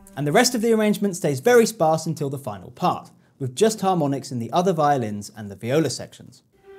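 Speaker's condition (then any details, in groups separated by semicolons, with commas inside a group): No condition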